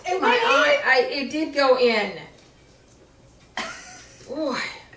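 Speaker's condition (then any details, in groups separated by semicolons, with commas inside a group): No condition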